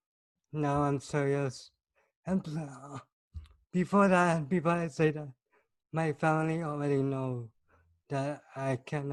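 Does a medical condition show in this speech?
Yes: cerebral palsy.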